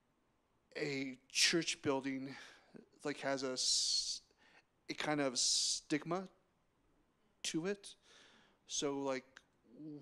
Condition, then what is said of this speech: Stuttering. So, like, we would, like, always have our dinner churches, like, at a gym or a it's like I have a stutter, so